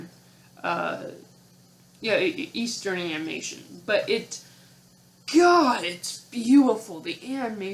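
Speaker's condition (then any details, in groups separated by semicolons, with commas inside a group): No condition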